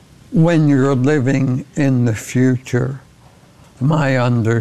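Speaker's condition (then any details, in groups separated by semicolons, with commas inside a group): ALS; beyond 11 years now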